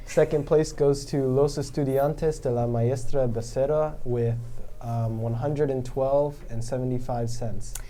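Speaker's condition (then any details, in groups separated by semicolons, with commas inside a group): No condition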